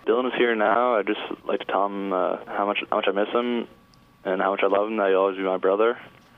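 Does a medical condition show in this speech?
No.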